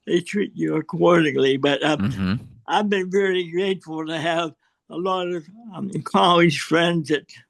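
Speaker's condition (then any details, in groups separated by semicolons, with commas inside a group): Cerebral palsy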